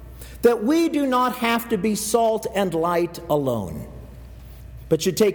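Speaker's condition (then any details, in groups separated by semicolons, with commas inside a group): No condition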